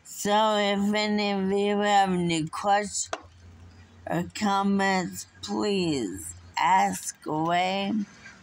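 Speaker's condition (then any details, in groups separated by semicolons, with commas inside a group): Friedreich's ataxia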